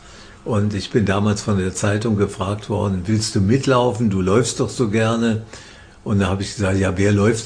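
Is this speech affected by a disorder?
Yes: Parkinson's disease; treated by professor Jens Volkmann in Würzburg.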